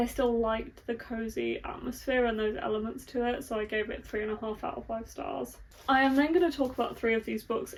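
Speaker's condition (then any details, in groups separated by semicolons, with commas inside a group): No condition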